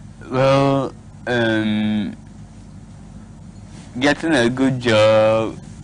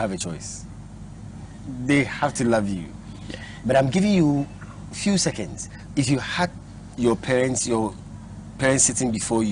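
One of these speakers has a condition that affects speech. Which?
The first: cerebral palsy; diagnosed at age 24; speech therapy, speech improved.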